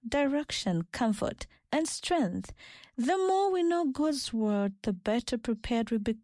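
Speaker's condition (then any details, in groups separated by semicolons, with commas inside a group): No condition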